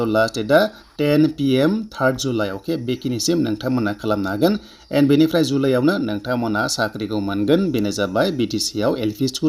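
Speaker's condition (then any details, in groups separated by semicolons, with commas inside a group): No condition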